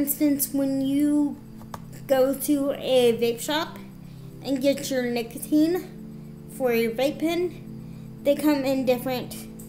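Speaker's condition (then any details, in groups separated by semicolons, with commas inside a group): Cerebral palsy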